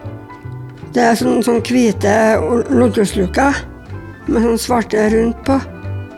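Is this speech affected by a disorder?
Yes: Down syndrome; chromosomal abnormality, adult woman aged 48.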